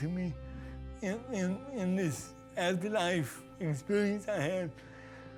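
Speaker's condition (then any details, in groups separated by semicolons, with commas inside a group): Cerebral palsy; present since birth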